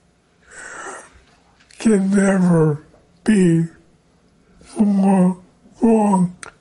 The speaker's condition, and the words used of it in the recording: ALS (motor neuron disease). His body is starting to fail, and his voice has lost its timbre.